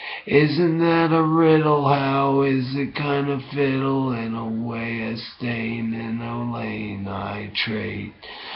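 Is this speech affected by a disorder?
Yes: brain injury; bicycle accident head injury.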